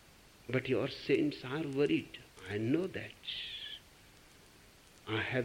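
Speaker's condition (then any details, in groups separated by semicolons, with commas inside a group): No condition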